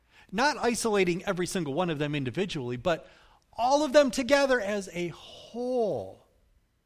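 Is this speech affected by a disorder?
No.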